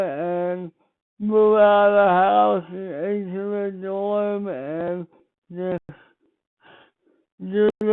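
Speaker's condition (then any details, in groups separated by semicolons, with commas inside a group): Speech impairment after birth surgery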